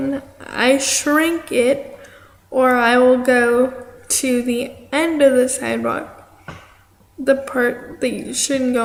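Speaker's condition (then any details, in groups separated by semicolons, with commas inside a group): Cerebral palsy; affects arm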